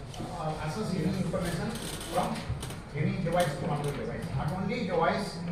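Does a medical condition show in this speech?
No.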